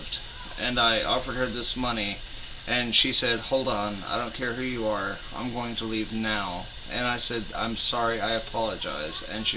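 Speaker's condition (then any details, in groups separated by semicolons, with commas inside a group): No condition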